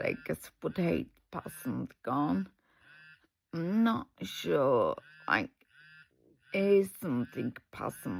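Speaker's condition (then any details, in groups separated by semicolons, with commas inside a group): Multiple sclerosis; foot splints; 13 years since diagnosis, vagus nerve stimulation; word substitution, coughs when crumbly bread gets in throat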